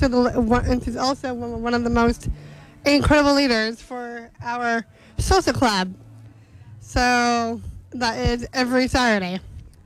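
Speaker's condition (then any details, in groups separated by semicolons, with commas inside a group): Down syndrome; intellectual disability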